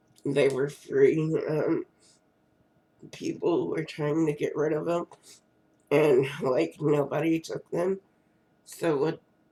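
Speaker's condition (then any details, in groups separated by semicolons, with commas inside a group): Cerebral palsy; first word not said quite right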